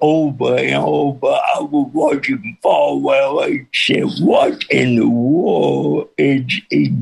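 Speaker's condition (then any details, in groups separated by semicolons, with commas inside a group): Cerebral palsy with speech impediment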